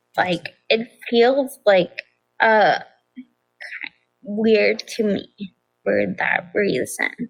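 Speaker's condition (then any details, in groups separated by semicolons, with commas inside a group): Progressive ataxia; affects speech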